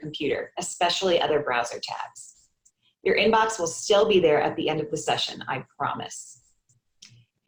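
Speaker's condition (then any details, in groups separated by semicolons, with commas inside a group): No condition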